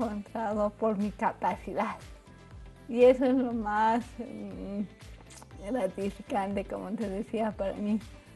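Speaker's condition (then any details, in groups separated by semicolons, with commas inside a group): Cerebral palsy; from birth; about 40 years since onset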